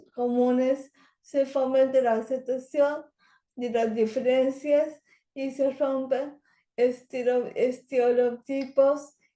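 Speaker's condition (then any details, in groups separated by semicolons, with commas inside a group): Cerebral palsy; language areas of brain affected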